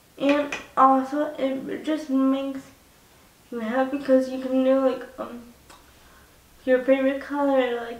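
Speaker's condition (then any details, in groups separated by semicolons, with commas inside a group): Cerebral palsy (spastic quadriplegia)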